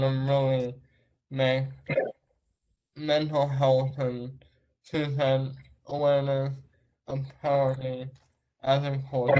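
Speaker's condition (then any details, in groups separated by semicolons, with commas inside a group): Traumatic brain injury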